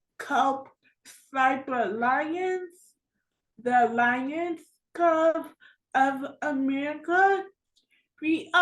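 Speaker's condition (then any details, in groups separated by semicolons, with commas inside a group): Cerebral palsy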